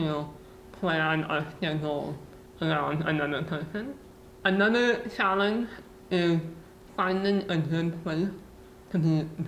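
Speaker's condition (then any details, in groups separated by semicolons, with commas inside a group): Muscular dystrophy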